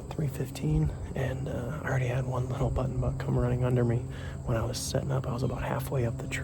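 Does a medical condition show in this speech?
No.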